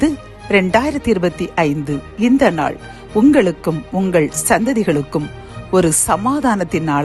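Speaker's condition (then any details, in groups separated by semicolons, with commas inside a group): No condition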